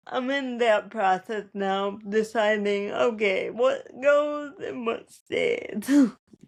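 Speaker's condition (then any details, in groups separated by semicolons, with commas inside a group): Cerebral palsy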